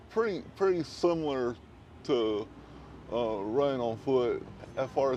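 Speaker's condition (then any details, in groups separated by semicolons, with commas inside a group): Cerebral palsy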